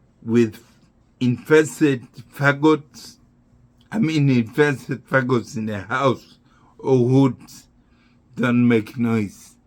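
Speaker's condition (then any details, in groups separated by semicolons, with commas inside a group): Neurological disease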